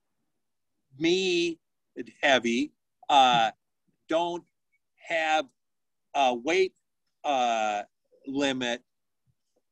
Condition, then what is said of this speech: Aphasia. And uh, half the words of my mouth uh, to last conversation, future conversation.